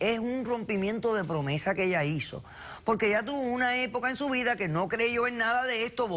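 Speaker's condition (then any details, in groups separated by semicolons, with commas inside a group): No condition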